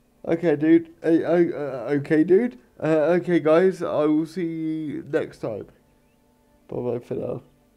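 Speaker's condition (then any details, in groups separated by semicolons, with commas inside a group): Cerebral palsy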